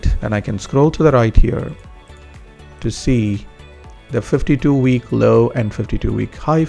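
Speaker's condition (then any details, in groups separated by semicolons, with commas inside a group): No condition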